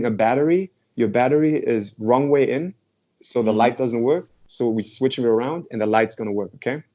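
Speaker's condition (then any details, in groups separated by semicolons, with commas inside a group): No condition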